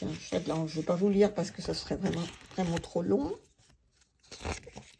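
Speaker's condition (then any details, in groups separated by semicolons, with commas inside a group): No condition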